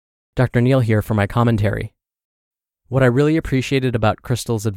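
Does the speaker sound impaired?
No.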